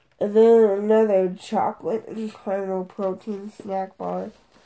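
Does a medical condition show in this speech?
Yes: cerebral palsy; both hands affected.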